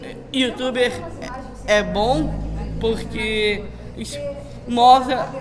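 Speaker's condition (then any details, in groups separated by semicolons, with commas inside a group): Down syndrome; aged 22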